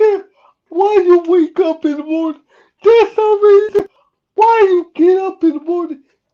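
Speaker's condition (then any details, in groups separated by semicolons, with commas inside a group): Cerebral palsy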